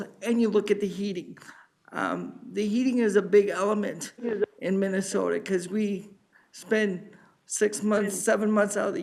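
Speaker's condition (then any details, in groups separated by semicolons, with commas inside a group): Cerebral palsy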